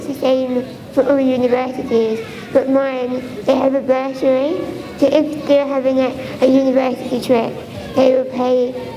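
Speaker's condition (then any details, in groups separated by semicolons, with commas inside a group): Spinal muscular atrophy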